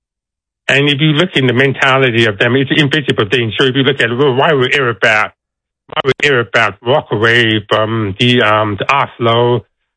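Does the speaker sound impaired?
Yes: deafness; deaf accent.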